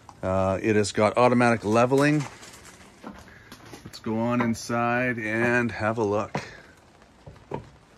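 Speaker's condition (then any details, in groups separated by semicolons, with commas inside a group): No condition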